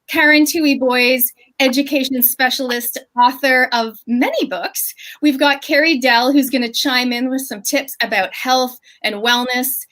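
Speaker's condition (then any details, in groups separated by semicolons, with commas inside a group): No condition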